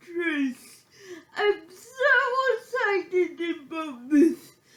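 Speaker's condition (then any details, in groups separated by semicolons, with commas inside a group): Cerebral palsy; shaky speech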